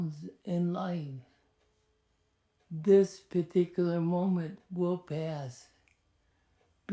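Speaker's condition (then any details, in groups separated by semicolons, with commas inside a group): ALS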